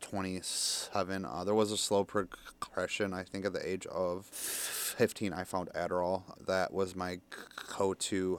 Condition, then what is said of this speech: Stuttering. Doesn't sound like you have a speech impediment.